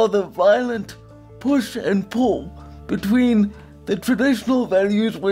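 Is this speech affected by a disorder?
Yes: quadriplegic cerebral palsy, severe.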